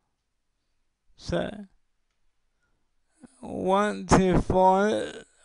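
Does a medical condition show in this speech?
Yes: cerebral palsy.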